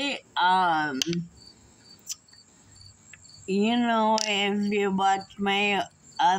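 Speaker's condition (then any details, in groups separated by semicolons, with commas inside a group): Muscular dystrophy; unable to walk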